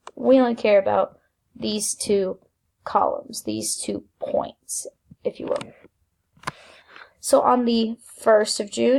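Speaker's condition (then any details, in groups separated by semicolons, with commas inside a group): No condition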